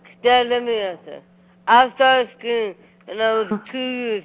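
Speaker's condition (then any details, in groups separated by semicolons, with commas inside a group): Down syndrome; present from birth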